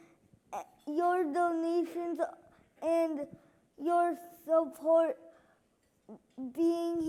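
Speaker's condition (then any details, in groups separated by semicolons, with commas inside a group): Cerebral palsy; left hand and left side affected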